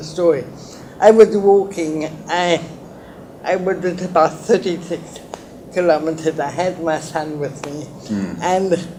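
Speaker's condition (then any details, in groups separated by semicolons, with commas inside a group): Cerebral palsy; lifelong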